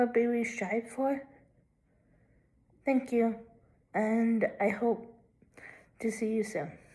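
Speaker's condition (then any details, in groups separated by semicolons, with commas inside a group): Cerebral palsy, left hemiplegia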